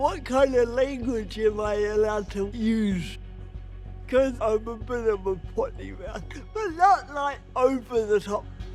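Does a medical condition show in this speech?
Yes: cerebral palsy.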